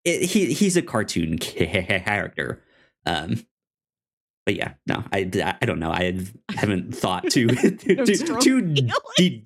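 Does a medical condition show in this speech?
Yes: stuttering; stutter since childhood, cause unknown, explained as brain moving faster than mouth, speech therapy in elementary school; here repeated sounds, blocks.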